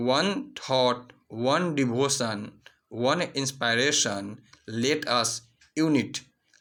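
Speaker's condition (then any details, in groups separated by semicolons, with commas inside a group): No condition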